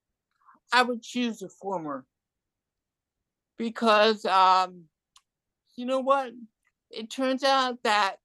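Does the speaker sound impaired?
Yes: cerebral palsy and hearing loss; hearing loss from birth, wobbly gait, poor hearing, broke leg on stage, emergency surgery; adult.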